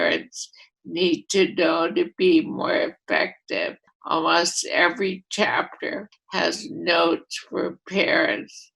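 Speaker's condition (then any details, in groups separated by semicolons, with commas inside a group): Primary lateral sclerosis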